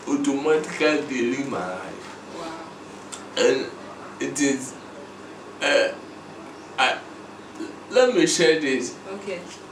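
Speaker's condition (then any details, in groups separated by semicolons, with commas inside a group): Cerebral palsy; speech brain area underdeveloped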